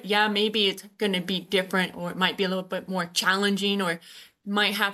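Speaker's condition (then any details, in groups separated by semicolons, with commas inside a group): Usher syndrome, born deaf; Usher syndrome type 2, born deaf or hard of hearing, hearing aids from age 2, vision loss, diagnosed age 19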